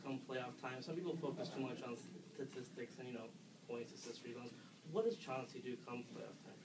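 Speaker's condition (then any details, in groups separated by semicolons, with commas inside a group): No condition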